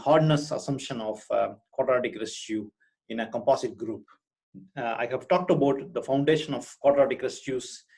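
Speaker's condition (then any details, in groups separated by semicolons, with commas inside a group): No condition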